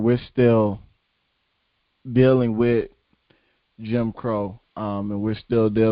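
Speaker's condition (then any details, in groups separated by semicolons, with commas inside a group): No condition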